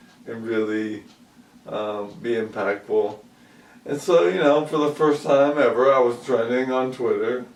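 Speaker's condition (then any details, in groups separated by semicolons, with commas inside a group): ALS; about 2 years since onset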